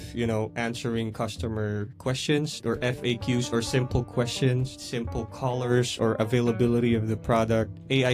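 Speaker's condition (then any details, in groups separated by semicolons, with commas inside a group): No condition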